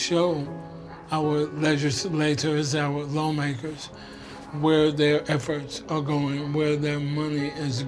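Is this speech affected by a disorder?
Yes: ALS; slurred speech early sign.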